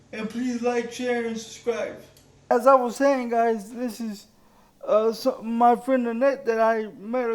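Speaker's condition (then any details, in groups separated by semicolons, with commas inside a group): Cerebral palsy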